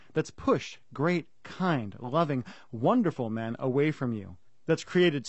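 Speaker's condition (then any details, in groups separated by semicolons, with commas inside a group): No condition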